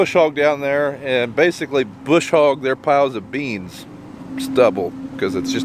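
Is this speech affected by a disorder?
No.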